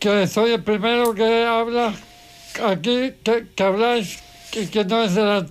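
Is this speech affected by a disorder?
Yes: ALS; life changed from one day to the next, now needs hoist (grúa) to get into bed; voice described by host as impressive, speaks on radio.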